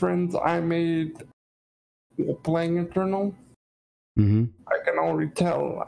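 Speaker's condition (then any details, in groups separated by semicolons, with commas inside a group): Cerebral palsy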